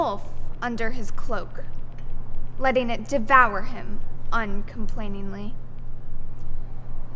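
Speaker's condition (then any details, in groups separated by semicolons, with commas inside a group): No condition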